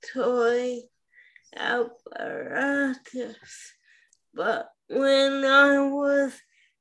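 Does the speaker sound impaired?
Yes: spastic quadriplegic cerebral palsy; some tightness in all four limbs, wheelchair user.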